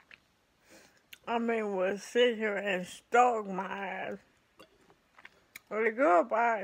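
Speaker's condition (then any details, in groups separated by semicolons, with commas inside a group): ALS; affects hands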